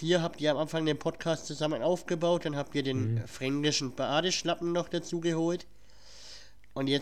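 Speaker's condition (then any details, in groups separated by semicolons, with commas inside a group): Cleft palate; has a cold at recording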